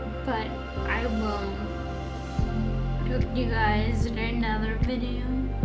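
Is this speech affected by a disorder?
Yes: Friedreich's ataxia; ankle fusion surgery.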